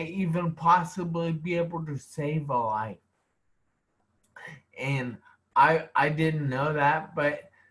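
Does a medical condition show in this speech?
Yes: traumatic brain injury.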